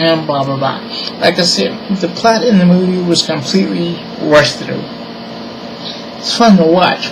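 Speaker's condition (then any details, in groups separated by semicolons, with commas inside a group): Cerebral palsy; diplegia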